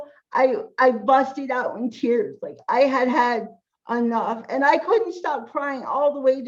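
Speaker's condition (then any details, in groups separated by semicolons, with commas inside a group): Cerebral palsy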